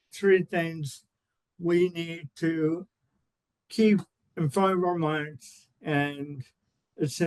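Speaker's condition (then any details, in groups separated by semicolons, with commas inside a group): Cerebral palsy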